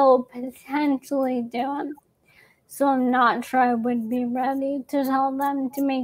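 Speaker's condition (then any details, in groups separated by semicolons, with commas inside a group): ALS; young onset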